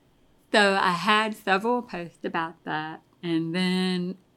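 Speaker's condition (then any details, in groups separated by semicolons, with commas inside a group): Deafness; pretty bad tinnitus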